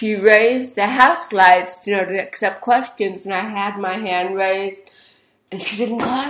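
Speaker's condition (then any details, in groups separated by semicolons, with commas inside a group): Cerebral palsy; speech therapy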